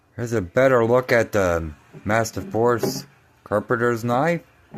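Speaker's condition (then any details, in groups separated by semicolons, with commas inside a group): No condition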